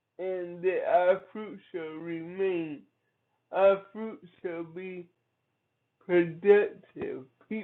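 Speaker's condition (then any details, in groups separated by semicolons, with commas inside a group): Cerebral palsy; from birth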